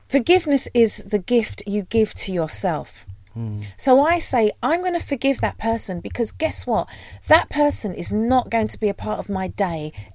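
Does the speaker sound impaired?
No.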